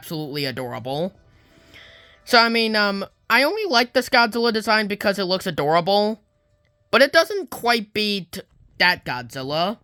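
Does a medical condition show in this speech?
No.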